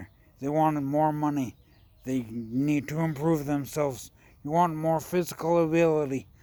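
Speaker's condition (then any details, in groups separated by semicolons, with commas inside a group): Traumatic brain injury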